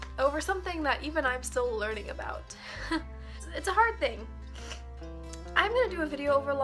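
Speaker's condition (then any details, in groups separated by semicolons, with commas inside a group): No condition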